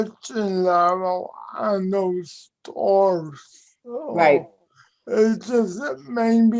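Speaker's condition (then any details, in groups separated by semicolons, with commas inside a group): Cerebral palsy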